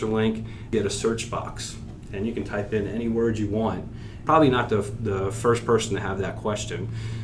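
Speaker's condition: No condition

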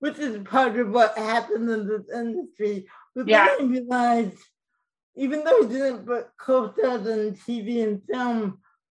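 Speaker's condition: Cerebral palsy, mild; speech mildly affected

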